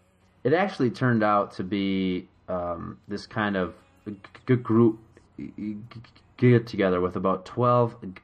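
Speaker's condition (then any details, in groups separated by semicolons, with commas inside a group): Stuttering; hidden until about 4-5 years ago, now openly stutters; stuttered a lot over recent weekend, less after drinking; repeated sounds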